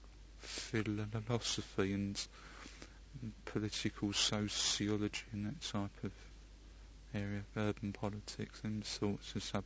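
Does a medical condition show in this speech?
Yes: stammer; family history of uncle who stammered when younger; stammers sometimes with coworkers, sometimes fluent, not much of a problem at work; varies a lot with circumstances, worse under stress, good and bad periods; here prolonged sounds.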